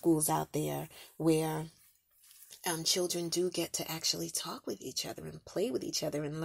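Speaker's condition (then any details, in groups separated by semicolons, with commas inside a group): No condition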